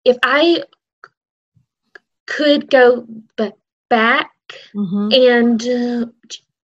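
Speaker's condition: Stuttering; childhood onset, school speech therapy since learning to talk, Lamar University clinic therapy from senior year, age 19; adult, still stutters; stutters openly; repeated sounds, blocks

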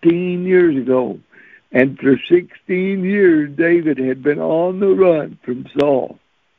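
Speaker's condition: Cerebral palsy; since birth

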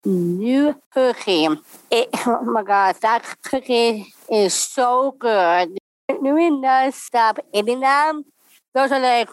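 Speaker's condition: Down syndrome; congenital

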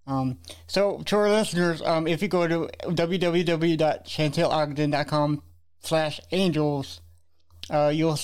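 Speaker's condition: Cerebral palsy; congenital, limited mobility

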